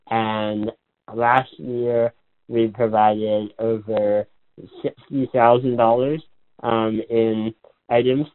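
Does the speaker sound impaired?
Yes: spinal muscular atrophy; diagnosed at about 11 months, motor neurons die, progressive muscle weakness with age, wheelchair user; receiving Spinraza for about 2 years, further weakening stopped.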